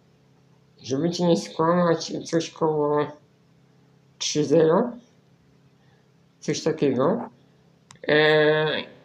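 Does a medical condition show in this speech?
Yes: spinal muscular atrophy; cannot use normal keyboard, uses phone touchscreen connected directly to computer, right-click via two keys.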